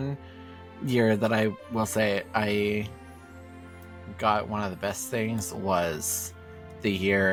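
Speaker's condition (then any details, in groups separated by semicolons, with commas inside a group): No condition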